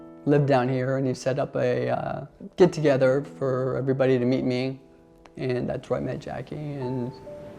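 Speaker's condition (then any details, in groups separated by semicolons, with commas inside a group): ALS; massage and aquatic therapy; still has voice, voice loss expected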